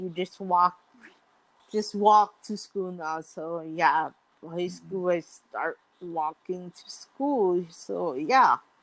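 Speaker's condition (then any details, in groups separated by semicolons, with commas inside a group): Mild cerebral palsy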